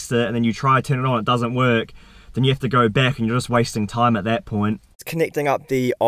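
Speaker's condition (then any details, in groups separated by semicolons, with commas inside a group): No condition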